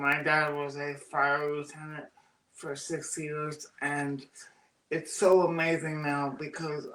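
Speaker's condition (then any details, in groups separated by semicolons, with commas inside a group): Cerebral palsy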